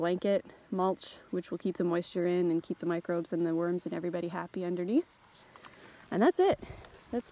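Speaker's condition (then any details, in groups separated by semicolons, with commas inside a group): No condition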